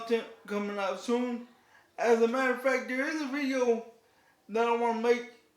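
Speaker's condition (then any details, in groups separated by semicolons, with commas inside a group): Cerebral palsy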